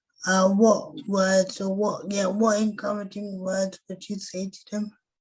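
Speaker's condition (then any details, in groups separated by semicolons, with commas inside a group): Cerebral palsy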